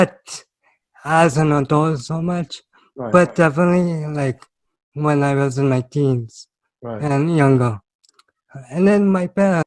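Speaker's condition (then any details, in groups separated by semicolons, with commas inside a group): Cerebral palsy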